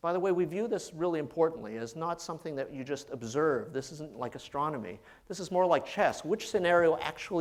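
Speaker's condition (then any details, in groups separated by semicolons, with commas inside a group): No condition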